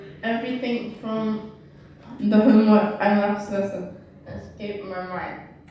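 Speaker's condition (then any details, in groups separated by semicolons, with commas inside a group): Cerebral palsy; left side weaker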